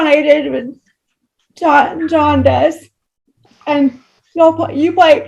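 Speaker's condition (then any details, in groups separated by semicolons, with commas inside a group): Cerebral palsy; wheelchair user about 27 of 30 years, power wheelchair; mild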